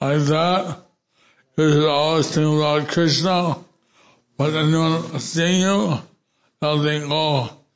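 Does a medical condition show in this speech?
Yes: stroke with facial paralysis; half of face paralyzed since stroke; hard to follow for unaccustomed listeners, words repeated by interpreter Ignat Gordas.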